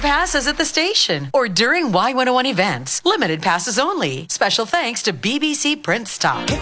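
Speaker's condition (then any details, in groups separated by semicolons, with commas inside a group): No condition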